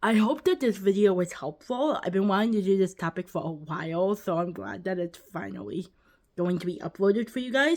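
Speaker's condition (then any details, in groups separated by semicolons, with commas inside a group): Cerebral palsy, quadriplegic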